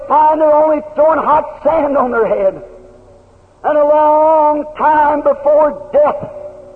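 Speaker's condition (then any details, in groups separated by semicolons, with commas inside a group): No condition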